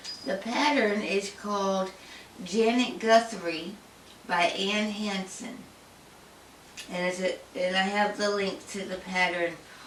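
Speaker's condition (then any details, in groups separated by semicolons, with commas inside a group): Tongue cancer; had speech therapy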